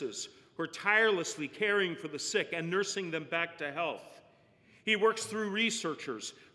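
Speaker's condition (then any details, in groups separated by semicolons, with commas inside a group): No condition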